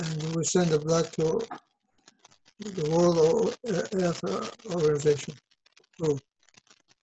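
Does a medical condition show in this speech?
Yes: Parkinson's disease; Parkinson's known 14 years, believed environmental, naturopath blood tests high in lead and pesticides.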